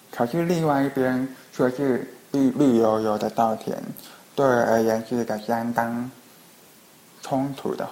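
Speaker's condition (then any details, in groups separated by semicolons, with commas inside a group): Hearing impairment; others speak too fast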